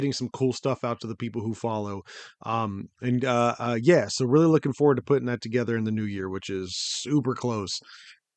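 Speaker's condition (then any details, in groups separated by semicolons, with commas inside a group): No condition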